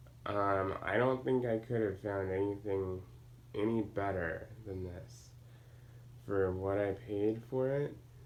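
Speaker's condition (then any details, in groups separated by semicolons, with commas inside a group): Cerebral palsy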